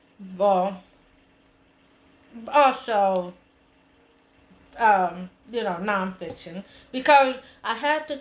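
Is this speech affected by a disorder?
Yes: hearing loss; hears and speaks well, understands sign language, signs less fluently.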